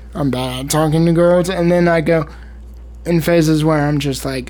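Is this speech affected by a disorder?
Yes: cerebral palsy; spastic quadriplegic, all four limbs impaired, oxygen lack at birth, motor brain area damaged, diagnosed age 3.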